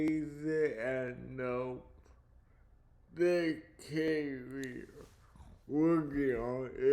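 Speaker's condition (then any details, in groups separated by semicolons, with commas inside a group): Cerebral palsy; speech impairment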